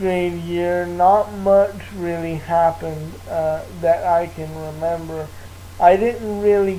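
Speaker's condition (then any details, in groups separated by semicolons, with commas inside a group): Cerebral palsy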